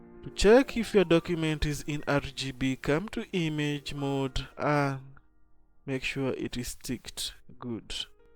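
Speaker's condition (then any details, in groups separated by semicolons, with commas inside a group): No condition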